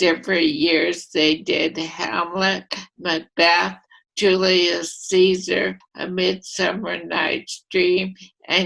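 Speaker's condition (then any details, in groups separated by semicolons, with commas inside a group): Primary lateral sclerosis; voice affected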